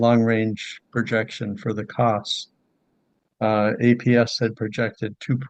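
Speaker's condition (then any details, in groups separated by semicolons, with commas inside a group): No condition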